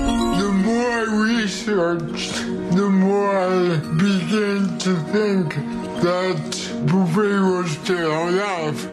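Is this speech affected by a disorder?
Yes: cerebral palsy; can walk but uses a wheelchair most of the time.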